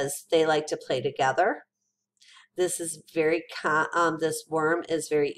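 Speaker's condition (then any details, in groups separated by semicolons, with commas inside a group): No condition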